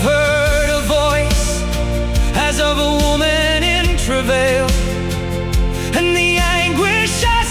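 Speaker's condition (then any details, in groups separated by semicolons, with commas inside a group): No condition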